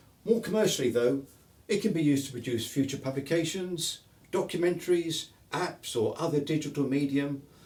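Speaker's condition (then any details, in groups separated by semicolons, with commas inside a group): No condition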